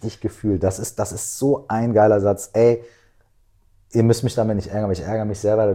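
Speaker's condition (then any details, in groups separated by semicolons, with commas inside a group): No condition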